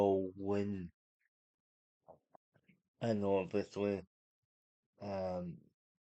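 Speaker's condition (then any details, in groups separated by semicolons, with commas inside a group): Cerebral palsy; unable to walk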